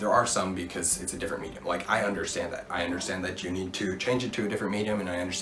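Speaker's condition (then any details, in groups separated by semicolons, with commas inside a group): No condition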